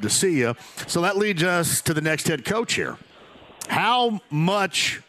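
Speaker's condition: No condition

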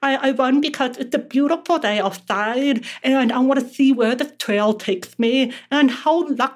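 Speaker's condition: Deafness; relies on lip reading

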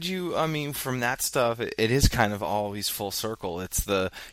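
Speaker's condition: No condition

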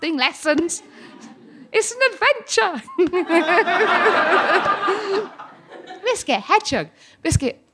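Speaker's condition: Tourette syndrome; tics since childhood, diagnosed in 20s, uncontrollable noises and movements, obscene tics, uses wheelchair; tics intensify several times daily into seizure-like ticking fits, support worker helps, Liz takes over; hedgehog, cats, obscene tics like fuck a sheep, episodes of lost speech control

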